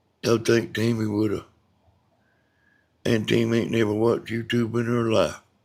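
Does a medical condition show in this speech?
Yes: brain bleed.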